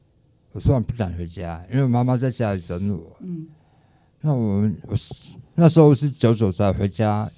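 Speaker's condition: Tongue cancer; now speaks clearly

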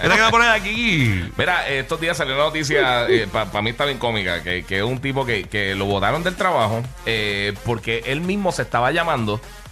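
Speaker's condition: No condition

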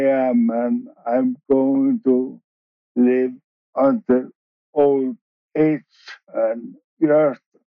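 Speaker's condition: ALS, bulbar onset, later regular ALS; wheelchair user

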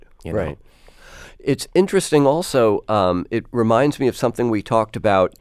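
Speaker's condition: No condition

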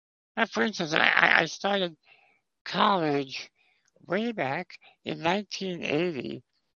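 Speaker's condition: Spinal muscular atrophy type 2; congenital, never walked or stood, lifelong wheelchair user, could not type or use computer fast enough

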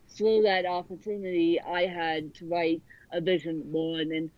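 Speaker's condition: Cerebral palsy; writes by voice dictation with Siri

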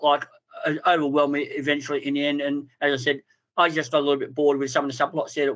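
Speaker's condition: Cleft palate and lip; congenital cleft palate and lip, plastic surgery and dental work over first 14 years, Royal Children's Hospital; speech therapy in childhood at Royal Children's Hospital

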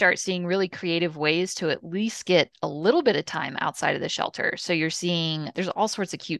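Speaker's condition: No condition

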